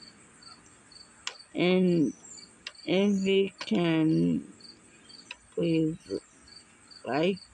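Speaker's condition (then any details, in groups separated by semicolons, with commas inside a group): Muscular dystrophy; unable to walk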